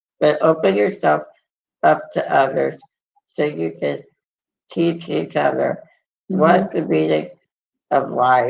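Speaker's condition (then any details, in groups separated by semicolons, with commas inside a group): Muscular dystrophy; multiple surgeries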